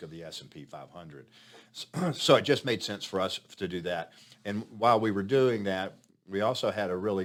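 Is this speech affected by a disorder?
No.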